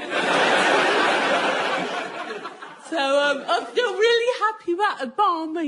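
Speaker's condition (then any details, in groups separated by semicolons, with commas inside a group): Cerebral palsy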